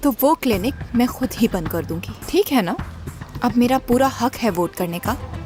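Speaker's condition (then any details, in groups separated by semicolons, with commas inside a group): No condition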